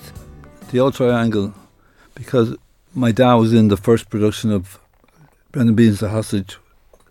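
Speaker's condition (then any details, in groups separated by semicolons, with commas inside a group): Parkinson's disease; diagnosed about 10 years ago, progressive, expected to worsen; aches and pains, various tremors, fingertip trouble with buttons, hallucinations, hard first morning hour needing dopamine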